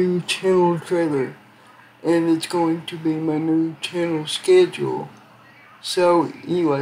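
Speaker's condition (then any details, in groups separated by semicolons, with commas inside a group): Cerebral palsy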